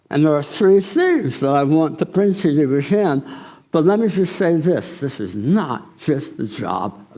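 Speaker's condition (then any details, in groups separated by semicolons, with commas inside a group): Tongue cancer surgery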